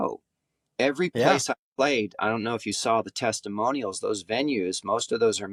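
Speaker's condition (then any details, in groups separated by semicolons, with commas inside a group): No condition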